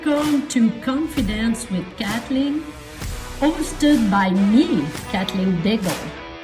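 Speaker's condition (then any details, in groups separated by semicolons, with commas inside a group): No condition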